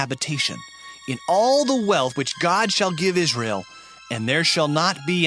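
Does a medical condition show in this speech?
No.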